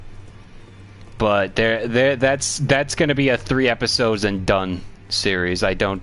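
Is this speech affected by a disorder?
No.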